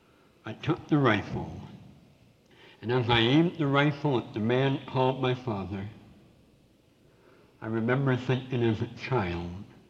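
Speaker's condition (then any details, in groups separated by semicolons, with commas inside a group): Severe cleft palate with lisp; congenital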